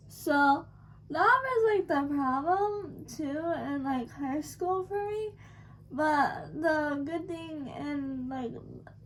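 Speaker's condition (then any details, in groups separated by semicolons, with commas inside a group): Cerebral palsy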